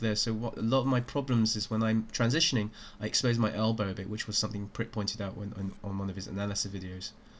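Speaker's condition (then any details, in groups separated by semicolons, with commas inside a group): No condition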